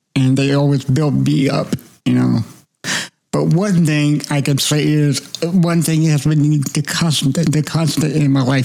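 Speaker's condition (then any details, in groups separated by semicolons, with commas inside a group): Cerebral palsy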